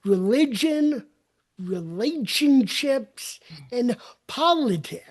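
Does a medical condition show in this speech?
Yes: cerebral palsy; uses walker and wheelchair.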